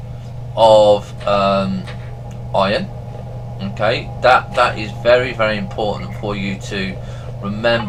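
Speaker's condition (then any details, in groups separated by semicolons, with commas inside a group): No condition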